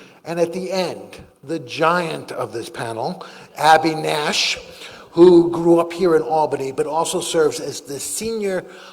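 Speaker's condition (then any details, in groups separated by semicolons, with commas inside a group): No condition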